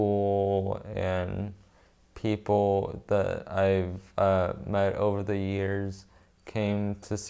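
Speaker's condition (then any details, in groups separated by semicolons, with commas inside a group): Brain injury; traumatic; memory, speech, balance, fatigue affected daily, ten years since injury; very hard to talk, relearned speech, uses stop-and-breathe strategy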